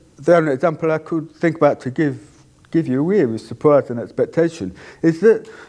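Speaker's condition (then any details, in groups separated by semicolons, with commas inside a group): Deafness; cannot hear own voice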